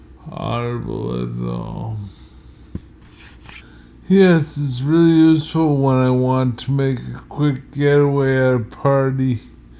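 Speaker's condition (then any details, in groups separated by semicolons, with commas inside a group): Multiple sclerosis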